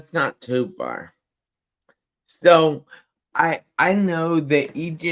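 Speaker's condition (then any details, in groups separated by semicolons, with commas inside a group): Traumatic brain injury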